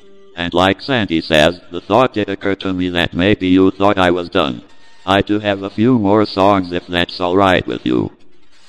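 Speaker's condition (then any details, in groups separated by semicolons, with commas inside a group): Cerebral palsy; speech impediment, own speech hard to understand, uses speech synthesizers, deck talk programmed to sing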